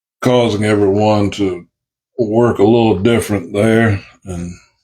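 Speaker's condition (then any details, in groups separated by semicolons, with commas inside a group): No condition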